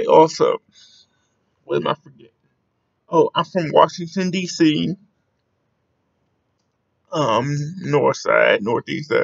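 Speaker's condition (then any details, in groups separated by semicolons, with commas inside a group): Cerebral palsy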